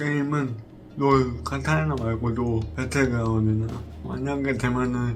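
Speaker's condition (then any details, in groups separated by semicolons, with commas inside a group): Brain lesion disability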